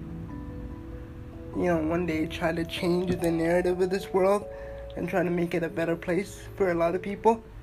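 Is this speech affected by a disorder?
Yes: cerebral palsy; uses wheelchair.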